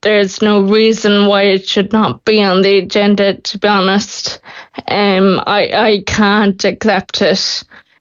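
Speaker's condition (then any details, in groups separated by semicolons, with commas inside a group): Friedreich's ataxia; progressive, wheelchair user, transfers need hands-on support of two people, mobility declining; speech declining, swallowing declining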